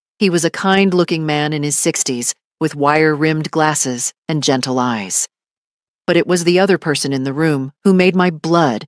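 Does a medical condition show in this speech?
No.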